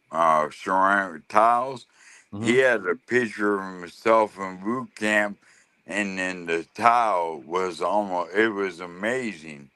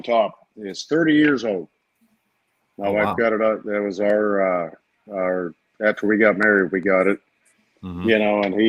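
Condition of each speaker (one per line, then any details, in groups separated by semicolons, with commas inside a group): Lou Gehrig's disease (ALS); right side and left hand weakness, cane, leg brace; voice going, slurring worsens with longer talking
No condition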